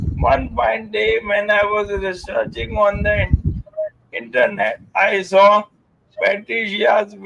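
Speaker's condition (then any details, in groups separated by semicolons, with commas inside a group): Amyotrophic lateral sclerosis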